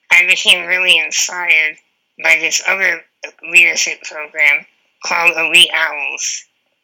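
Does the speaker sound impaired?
Yes: spinal muscular atrophy; type 2, wheelchair user, diagnosed around 19 after two negative genetic tests, laminectomy for Spinraza access; about 2 years since diagnosis, on Spinraza injections, severe symptoms after first injection, ICU stay.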